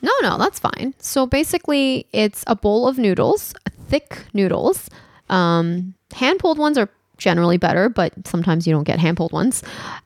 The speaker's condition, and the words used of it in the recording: None; typical speech.